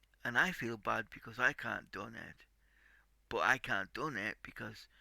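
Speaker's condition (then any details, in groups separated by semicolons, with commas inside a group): Cerebral palsy; tight muscles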